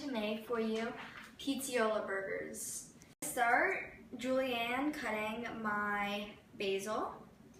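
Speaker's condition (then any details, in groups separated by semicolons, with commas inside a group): No condition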